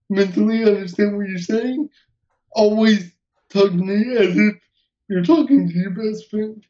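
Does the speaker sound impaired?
Yes: cerebral palsy; uses wheelchair.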